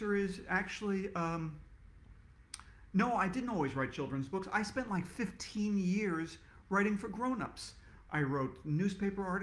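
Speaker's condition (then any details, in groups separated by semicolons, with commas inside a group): No condition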